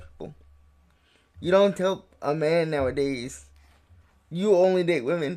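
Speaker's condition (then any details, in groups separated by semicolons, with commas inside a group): Cerebral palsy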